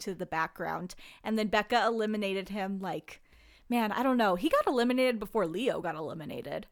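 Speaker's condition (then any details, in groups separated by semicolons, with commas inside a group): No condition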